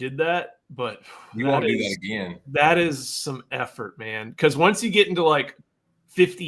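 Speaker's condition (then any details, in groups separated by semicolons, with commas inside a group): No condition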